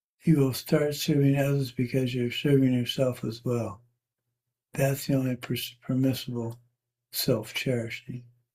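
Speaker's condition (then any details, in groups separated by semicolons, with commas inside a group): Parkinson's; tremor varies day to day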